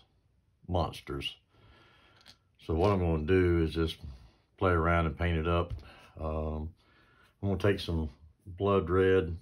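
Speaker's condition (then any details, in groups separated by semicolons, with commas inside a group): No condition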